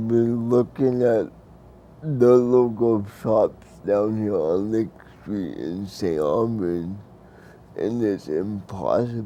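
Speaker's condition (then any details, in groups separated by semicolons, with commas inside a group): Cerebral palsy; takes medications, slow to maneuver, needs help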